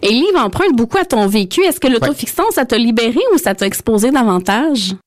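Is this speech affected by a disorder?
No.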